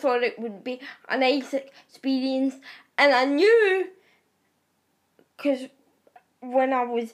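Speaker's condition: Cerebral palsy; wheelchair user

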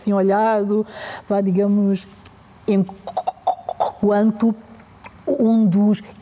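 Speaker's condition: Stuttering; fluency seen by others as varying day to day; effortful control to avoid stuttering, sometimes unavoidable, slow greetings, callers hung up, listeners must slow down; prolonged sounds, blocks

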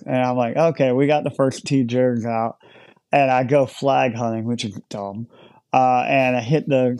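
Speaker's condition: Cleft lip and palate; born in Ukraine

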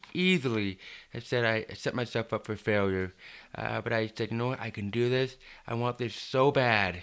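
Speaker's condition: Deafness; severe hearing loss from birth, deaf and hard of hearing, no sound for first 2 years; 12 years of intense speech therapy, had to learn how to talk, holds normal dialogue

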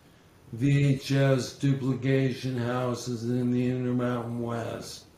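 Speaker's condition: ALS; slurred speech

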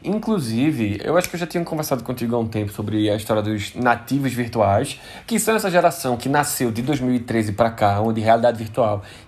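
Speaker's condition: No condition

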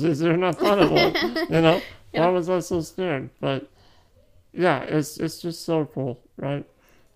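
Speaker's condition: Muscular dystrophy; life expectancy uncertain

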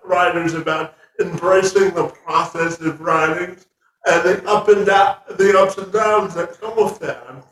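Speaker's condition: Cerebral palsy; cerebral palsy present from birth

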